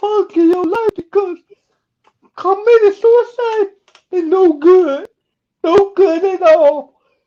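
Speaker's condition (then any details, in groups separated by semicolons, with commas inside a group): Cerebral palsy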